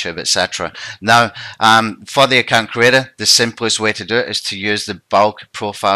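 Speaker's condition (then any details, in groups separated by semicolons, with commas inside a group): No condition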